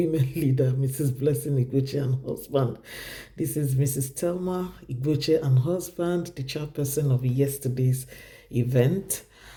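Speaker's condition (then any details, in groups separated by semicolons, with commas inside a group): No condition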